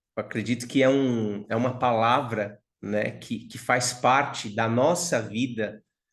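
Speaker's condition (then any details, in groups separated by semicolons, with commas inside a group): No condition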